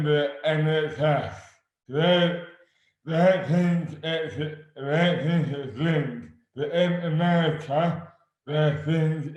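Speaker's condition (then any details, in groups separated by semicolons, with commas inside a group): Dystonia; severely slurred speech, never fully recovered, nearly lost speech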